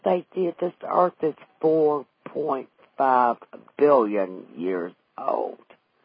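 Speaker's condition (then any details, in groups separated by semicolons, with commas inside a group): Vocal cord paralysis after stroke, unilateral vocal fold paralysis; familial stroke at age 35, one vocal cord paralyzed, wheelchair user, left hand slightly impaired; more than 6 years after stroke, types with one hand; can no longer sing since vocal cord paralysis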